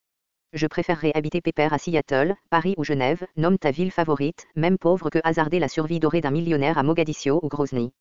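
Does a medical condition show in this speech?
No.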